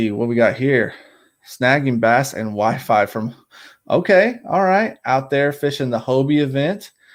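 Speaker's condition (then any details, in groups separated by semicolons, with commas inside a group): No condition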